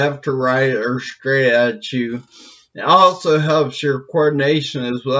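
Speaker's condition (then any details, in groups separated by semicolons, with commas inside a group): Brain injury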